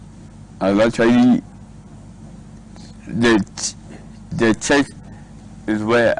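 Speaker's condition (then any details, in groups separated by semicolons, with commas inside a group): Cerebral palsy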